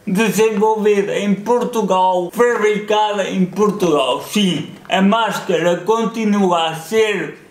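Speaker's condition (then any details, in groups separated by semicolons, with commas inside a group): Cerebral palsy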